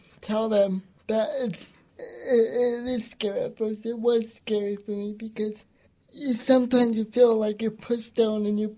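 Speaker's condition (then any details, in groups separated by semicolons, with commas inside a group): Cerebral palsy; gentle, calm, strong voice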